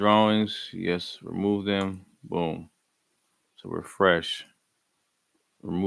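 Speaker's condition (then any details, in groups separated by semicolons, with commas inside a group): No condition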